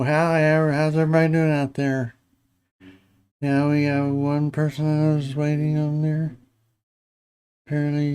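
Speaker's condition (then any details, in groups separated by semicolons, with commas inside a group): Parkinson's disease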